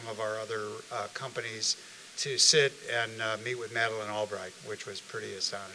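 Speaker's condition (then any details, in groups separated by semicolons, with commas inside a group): No condition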